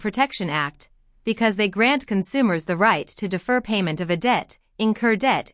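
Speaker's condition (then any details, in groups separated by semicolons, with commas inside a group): No condition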